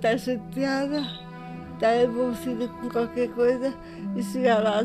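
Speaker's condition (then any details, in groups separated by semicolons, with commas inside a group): Cerebral palsy; from prolonged birth, not sitting at six months, hands not opening well, walked only at ten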